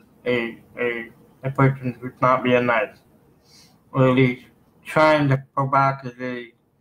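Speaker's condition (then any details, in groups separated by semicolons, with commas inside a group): Cerebral palsy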